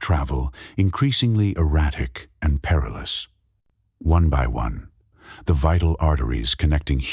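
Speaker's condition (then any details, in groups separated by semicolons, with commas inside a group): No condition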